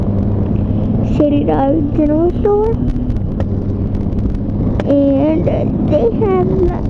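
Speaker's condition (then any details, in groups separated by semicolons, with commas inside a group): Cerebral palsy; affects legs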